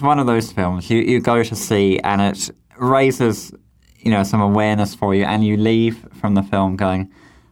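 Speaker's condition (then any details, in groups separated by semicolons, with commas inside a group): Cleft lip and palate; congenital cleft lip and palate, facial condition similar to Augie's in Wonder; described as speaking beautifully, cleft clinic surgeon at age 12 predicted no public speaking career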